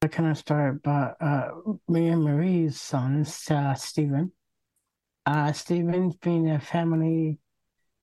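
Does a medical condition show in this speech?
Yes: Down syndrome.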